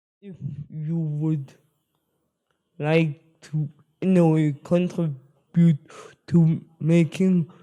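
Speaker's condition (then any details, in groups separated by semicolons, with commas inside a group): Spastic cerebral palsy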